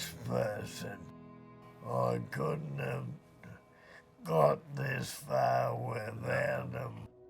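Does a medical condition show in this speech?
Yes: MND; first symptoms in speech; speech affected first, can no longer sing.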